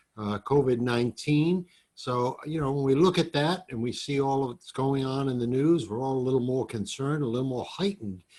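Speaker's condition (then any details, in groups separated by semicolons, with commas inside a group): No condition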